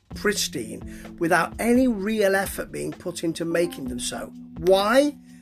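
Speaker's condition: No condition

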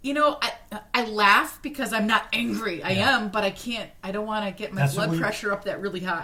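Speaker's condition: No condition

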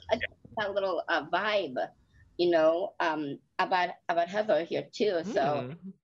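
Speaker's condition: Down syndrome; flat feet

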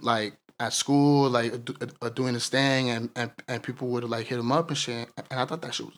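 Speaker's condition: Stuttering; stutters when talking, no stutter when rapping on the mic; repeated words, prolonged sounds

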